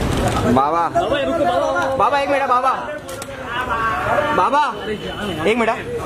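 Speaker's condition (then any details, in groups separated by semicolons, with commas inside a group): No condition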